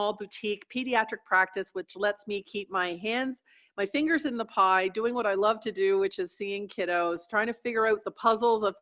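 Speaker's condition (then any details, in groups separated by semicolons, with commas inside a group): No condition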